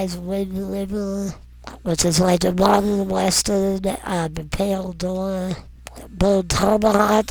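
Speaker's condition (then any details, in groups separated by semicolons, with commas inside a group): Non-progressive muscular dystrophy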